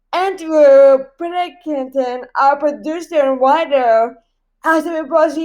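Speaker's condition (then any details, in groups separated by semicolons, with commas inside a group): Cerebral palsy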